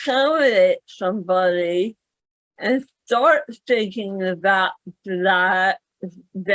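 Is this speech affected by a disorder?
Yes: cerebral palsy; speaks better than types.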